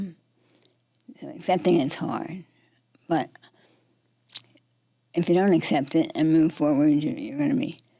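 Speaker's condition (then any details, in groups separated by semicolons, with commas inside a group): Parkinson's disease; 8 years since diagnosis, tremor, freezing, walks unaided; voice affected, speech may be softer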